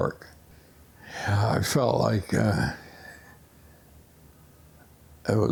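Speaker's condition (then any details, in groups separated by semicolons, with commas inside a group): Essential tremor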